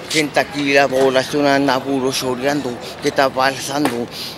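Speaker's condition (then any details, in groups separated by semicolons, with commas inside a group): No condition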